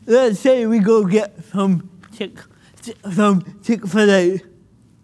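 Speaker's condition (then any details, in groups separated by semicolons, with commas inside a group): Cerebral palsy; spasms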